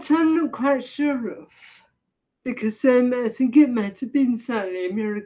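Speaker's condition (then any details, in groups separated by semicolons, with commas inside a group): Deafness, severe; hears noises but cannot identify them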